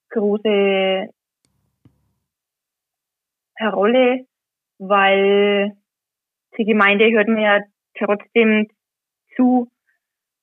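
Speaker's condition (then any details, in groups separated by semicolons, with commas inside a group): Stuttering; covert stuttering hidden over ten years, avoided words anticipated to be stuttered; no longer hidden, reads Gospel in church, practices reading at home beforehand; reading aloud in church not stutter-free; prolonged sounds, blocks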